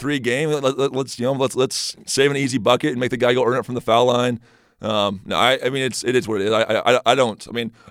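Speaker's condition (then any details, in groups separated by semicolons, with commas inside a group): Stutter; stutter first noticed in high school, magnified on mission while learning Spanish; trips over words, can't get words out off the cuff, less when prepared, confident; repeated sounds, repeated words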